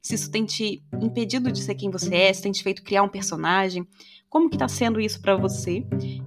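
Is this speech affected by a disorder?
No.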